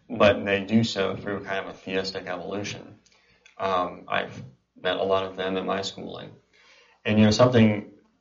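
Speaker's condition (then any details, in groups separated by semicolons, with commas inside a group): Cleft palate and cleft lip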